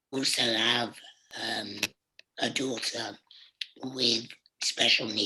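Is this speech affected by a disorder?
Yes: laryngectomy; voice box surgically removed.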